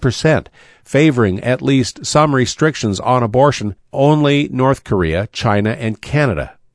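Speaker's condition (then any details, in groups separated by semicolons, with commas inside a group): No condition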